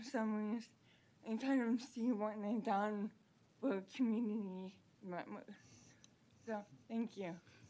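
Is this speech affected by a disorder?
Yes: cerebral palsy; present from birth.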